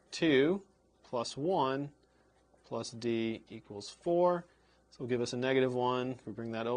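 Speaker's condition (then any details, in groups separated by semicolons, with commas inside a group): No condition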